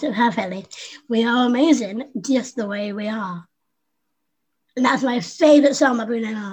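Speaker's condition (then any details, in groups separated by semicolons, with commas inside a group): Down syndrome; adult woman, 25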